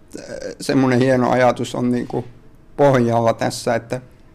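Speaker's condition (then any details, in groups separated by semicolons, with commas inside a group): Duchenne muscular dystrophy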